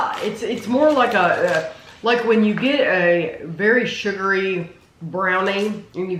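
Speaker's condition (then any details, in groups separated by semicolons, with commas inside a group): No condition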